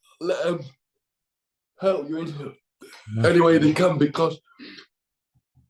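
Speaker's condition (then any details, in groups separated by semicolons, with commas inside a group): Cerebral palsy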